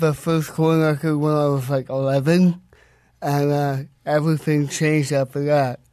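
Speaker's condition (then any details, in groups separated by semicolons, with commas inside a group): Cerebral palsy; doctors doubted guitar playing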